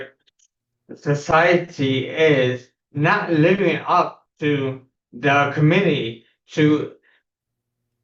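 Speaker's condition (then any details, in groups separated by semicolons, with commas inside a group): Primary progressive multiple sclerosis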